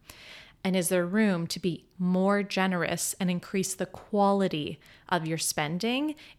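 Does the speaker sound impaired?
No.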